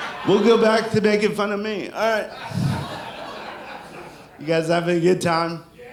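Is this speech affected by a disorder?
Yes: cerebral palsy; sounds drunk, constant.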